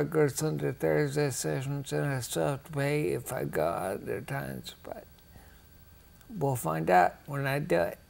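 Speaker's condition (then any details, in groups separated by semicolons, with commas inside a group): Ataxia; rare, progressive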